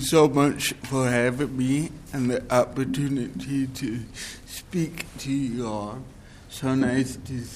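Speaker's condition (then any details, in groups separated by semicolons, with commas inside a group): Cerebral palsy; present since birth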